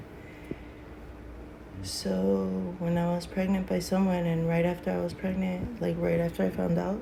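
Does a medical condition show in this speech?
No.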